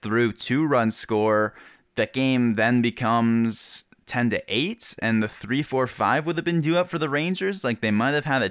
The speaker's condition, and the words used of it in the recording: None; typical speech.